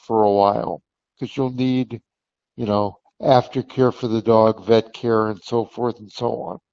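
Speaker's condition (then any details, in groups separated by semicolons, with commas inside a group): Cerebral palsy; since birth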